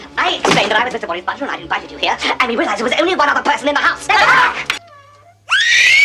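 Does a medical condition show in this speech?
No.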